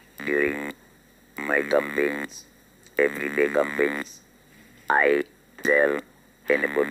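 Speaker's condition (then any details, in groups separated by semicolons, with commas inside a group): Larynx cancer, laryngectomy, speech-generating device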